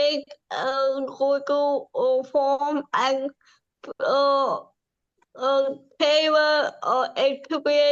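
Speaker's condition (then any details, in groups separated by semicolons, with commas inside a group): Cerebral palsy; from birth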